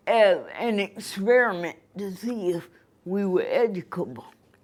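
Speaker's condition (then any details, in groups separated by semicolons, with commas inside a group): Cerebral palsy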